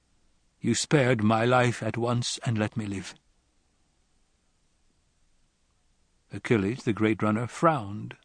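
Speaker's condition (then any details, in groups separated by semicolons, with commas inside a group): No condition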